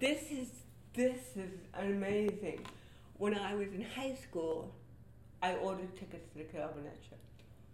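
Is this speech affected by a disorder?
Yes: cerebral palsy; athetoid type, born 3 months premature after mother's fall, diagnosed at 18 months at UCLA; visible involuntary athetoid movement.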